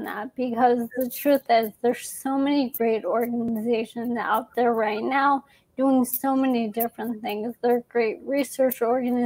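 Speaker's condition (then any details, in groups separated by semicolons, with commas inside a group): ALS; young onset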